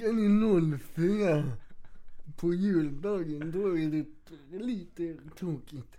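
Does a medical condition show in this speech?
Yes: cerebral palsy; once walked ten kilometres in one day without wheelchair.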